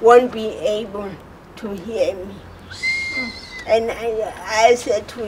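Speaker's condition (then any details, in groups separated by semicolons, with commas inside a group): Cerebral palsy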